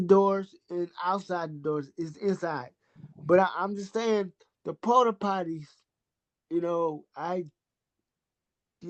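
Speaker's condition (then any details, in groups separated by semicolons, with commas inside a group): Cerebral palsy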